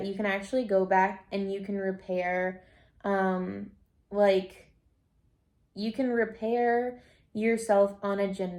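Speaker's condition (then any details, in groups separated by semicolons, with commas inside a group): No condition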